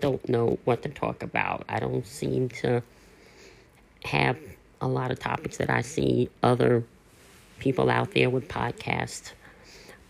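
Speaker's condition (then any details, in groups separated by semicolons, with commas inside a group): Cleft lip and palate; congenital cleft lip and palate, surgically repaired; voice a little raspy early in the morning; cleft lip and palate partly affects how speech sounds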